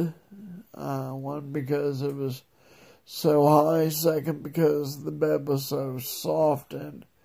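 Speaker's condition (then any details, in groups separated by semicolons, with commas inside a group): Multiple sclerosis; likely primary progressive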